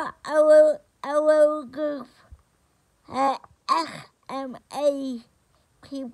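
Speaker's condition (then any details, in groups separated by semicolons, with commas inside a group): Cerebral palsy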